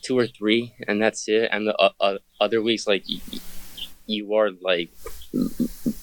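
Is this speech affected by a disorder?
Yes: stuttering; onset at a young age, always a problem growing up; still stutters; here repeated sounds.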